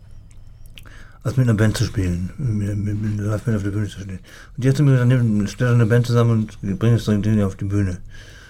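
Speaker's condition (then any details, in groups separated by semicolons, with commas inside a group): Parkinson's disease; symptoms initially ignored, brainstem and movement affected, fine motor decline, shrinking handwriting; impaired fine motor skills, unusual posture, 90 percent disability, gets attacks, daily tasks take longer; says speech, cognition and memory not affected by Parkinson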